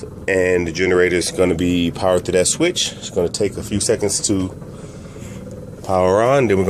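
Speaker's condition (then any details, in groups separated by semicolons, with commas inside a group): No condition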